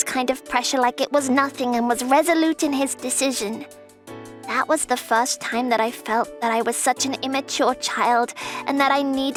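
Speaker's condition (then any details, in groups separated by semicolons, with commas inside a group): No condition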